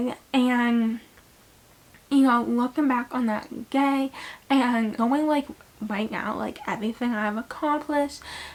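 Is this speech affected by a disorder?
Yes: cerebral palsy; right hemiplegia, right hand affected, prenatal stroke; had speech therapy at school.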